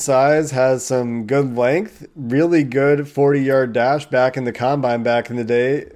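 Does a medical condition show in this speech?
No.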